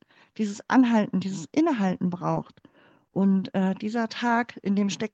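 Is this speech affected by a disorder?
Yes: cleft palate; congenital, infant feeding difficulty, mother's fingers closed palate for feeding, palate later closed, GDR doctors unsure; speaking in front of class and using voice for speaking never felt easy, sang a lot instead.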